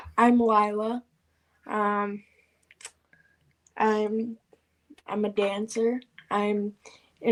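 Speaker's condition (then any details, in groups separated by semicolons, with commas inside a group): Cerebral palsy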